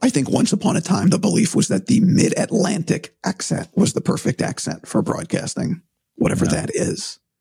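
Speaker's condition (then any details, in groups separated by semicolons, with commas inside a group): Vocal cord surgery; vocal cord problem, not uncommon, long search for diagnosis, vocal cord surgery by ear nose and throat surgeon; recovering after recent vocal cord surgery, voice temporarily compromised, not yet back to full; objectively worse than usual, unsure if voice returns to 100%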